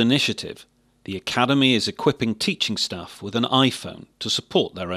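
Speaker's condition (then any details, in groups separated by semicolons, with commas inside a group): No condition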